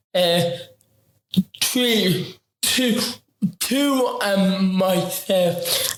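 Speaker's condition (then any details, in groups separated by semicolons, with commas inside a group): Ataxic cerebral palsy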